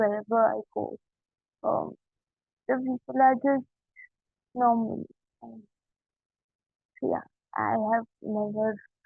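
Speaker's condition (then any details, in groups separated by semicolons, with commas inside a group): Cerebral palsy; since childhood, childhood therapy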